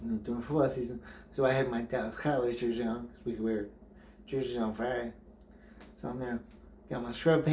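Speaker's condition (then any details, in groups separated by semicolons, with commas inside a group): Brain injury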